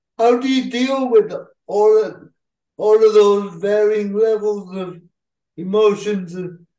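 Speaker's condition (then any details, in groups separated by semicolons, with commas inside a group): Cerebral palsy; cerebral palsy since childhood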